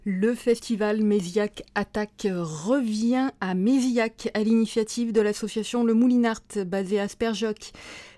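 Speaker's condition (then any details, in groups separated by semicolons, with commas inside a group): No condition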